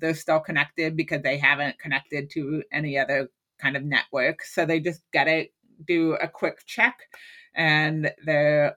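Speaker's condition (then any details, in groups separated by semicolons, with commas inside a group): Hearing loss; lifelong hearing loss since childhood, hearing aid and cochlear implant; currently uses hearing aid and cochlear implant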